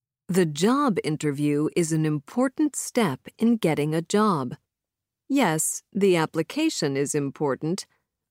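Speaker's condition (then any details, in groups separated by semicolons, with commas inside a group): No condition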